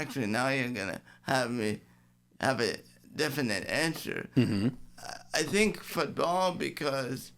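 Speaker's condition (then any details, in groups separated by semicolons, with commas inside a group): Cerebral palsy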